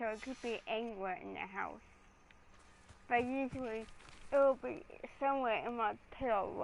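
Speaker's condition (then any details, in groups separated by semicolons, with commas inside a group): Cerebral palsy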